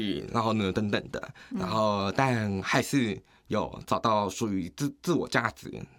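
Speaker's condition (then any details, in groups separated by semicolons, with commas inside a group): Hearing impairment; acquired hearing impairment, not from birth; slight accent, often taken for overseas Chinese or Southeast Asian, usually unnoticed, speaks well, normal word order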